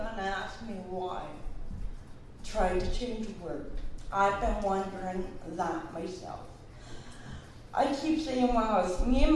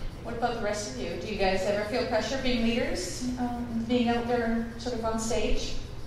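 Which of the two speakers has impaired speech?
The first: cerebral palsy; present since childhood.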